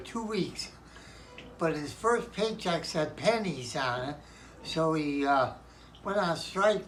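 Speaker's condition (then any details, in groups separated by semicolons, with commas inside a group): Parkinson's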